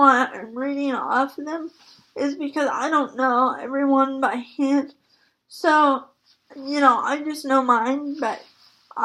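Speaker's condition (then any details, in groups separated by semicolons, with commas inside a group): Spastic quadriplegic cerebral palsy; moderate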